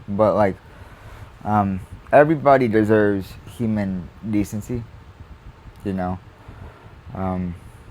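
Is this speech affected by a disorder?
Yes: cerebral palsy; spastic quadriplegic.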